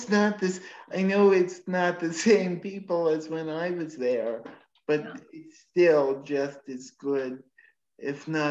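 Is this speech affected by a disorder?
Yes: cerebral palsy.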